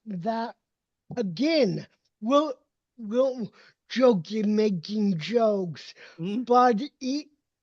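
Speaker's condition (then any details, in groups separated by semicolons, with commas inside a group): Mild cerebral palsy; from birth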